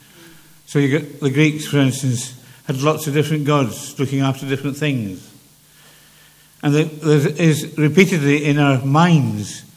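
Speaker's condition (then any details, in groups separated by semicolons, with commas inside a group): Parkinson's; has learned to manage speech more carefully, invites listeners to flag anything unclear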